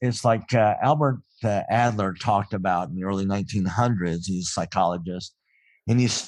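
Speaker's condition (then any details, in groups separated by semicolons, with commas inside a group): Cleft palate; congenital cleft palate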